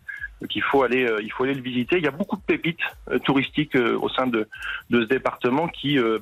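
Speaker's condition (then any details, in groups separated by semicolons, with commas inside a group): No condition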